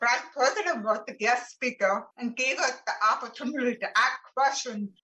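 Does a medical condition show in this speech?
Yes: profound deafness; communicates by spoken language, not sign.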